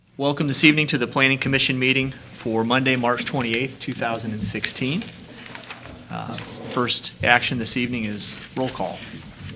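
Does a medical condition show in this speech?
No.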